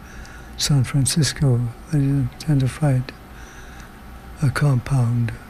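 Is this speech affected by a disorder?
Yes: Parkinson's disease; lost sense of smell, grew up on Ontario farm, possible rotenone pesticide exposure suspected but unproven; motor function declining during recording, takes levodopa and other prescribed drugs; slow, harder to hear past couple weeks, word-finding difficulty, wrong words, loses thread, unfinished sentences, worse tired.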